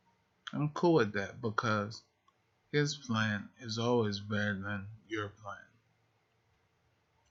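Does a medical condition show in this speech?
Yes: multiple sclerosis.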